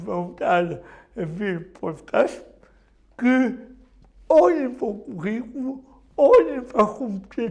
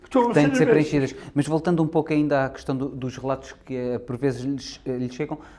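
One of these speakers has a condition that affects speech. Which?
The first: cerebral palsy.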